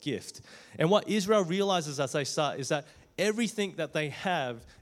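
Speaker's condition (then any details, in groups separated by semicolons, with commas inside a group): No condition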